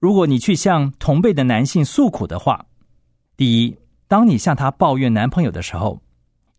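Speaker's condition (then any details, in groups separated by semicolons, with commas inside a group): No condition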